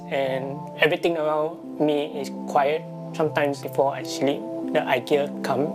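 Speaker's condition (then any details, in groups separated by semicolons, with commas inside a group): Profound and severe deafness; profound hearing loss one side, severe other side, about 70-80% loss, onset age 2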